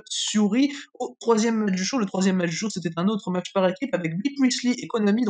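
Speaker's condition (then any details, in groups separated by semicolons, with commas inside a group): No condition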